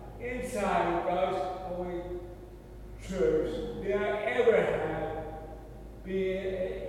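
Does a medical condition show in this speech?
Yes: cerebral palsy; stuttering, formerly worse, much improved.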